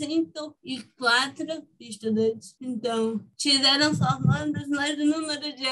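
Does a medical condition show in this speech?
Yes: cerebral palsy; from birth, motor sequelae.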